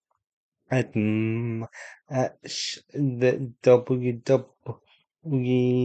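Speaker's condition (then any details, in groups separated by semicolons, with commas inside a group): Cerebral palsy; unable to walk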